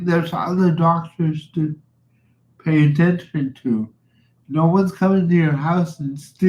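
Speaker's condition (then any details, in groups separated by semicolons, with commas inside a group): Cerebral palsy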